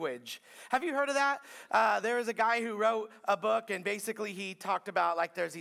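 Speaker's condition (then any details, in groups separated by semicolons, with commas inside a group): No condition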